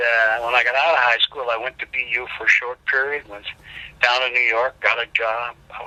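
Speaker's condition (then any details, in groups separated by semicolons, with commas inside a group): No condition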